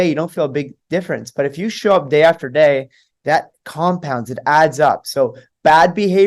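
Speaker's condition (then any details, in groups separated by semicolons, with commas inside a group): No condition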